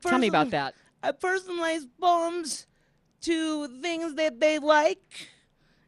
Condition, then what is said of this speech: Cerebral palsy. You do have a deep, sexy voice.